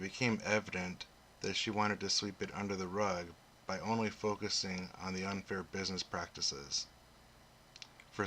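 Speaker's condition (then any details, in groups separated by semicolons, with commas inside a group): No condition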